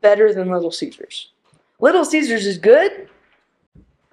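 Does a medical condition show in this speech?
No.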